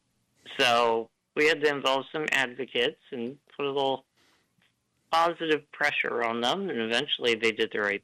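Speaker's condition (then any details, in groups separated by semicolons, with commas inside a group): Duchenne muscular dystrophy; diagnosed at age 3, power chair since about age 10, no ventilator in earlier school years; ventilator may be audible, cadence slightly different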